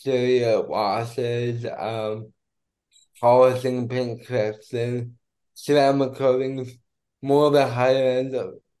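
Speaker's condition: Cerebral palsy; caused by cardiac arrest

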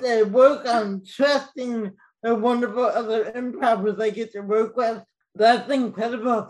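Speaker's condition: Cerebral palsy, mild; speech mildly affected

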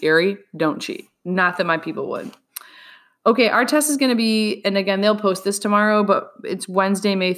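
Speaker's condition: No condition

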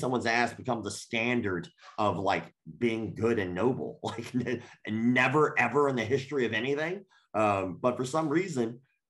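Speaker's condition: Cleft lip and palate

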